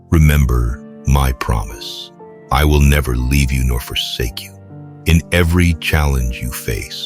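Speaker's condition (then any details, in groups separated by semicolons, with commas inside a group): No condition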